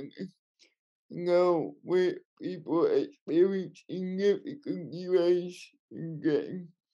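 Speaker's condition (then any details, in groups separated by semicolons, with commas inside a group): Cerebral palsy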